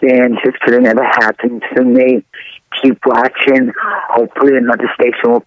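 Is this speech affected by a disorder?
Yes: throat cancer surgery; tumor found by throat specialist at Columbia Presbyterian, first thought strep throat, several surgeries; after long recovery; trouble swallowing and breathing before diagnosis.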